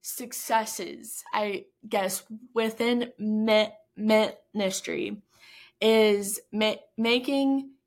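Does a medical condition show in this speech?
Yes: stuttering; fear of speaking in front of groups, school accommodations for presenting projects, found national stuttering association; less evident than once, comes out more again with age; some days stutters much more than usual, takes longer to get words out, talks may run over; here repeated sounds, prolonged sounds.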